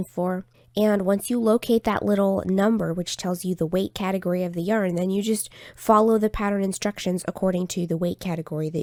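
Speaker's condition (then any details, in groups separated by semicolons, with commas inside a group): No condition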